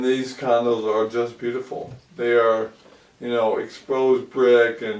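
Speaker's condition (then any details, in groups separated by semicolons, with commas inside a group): ALS; about 2 years since onset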